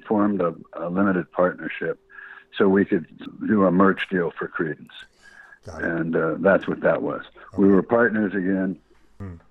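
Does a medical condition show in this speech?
Yes: Parkinson's disease.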